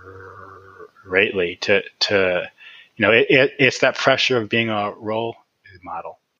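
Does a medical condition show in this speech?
Yes: stuttering; stuttering persisting into adulthood; fairly comfortable stuttering most of the time, would rather not stutter; here repeated sounds, repeated words.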